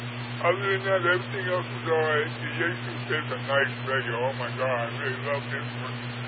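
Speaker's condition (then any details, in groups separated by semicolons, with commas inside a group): Parkinson's; unable to get around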